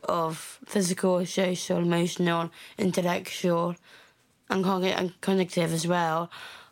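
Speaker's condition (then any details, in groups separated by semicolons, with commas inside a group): Down syndrome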